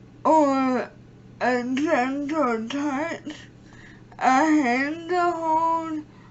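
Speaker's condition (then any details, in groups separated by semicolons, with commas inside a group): Cerebral palsy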